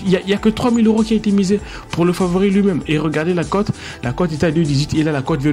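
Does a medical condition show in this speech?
No.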